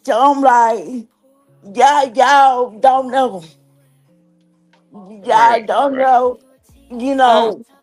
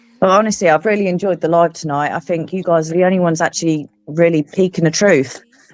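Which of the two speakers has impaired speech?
The first: cerebral palsy; recognized around age 3 or 4.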